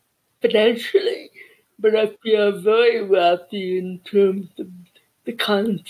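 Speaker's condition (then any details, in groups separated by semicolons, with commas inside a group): Cerebral palsy; childhood speech therapy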